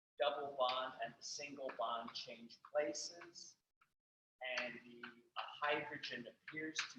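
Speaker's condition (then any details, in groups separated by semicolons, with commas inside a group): No condition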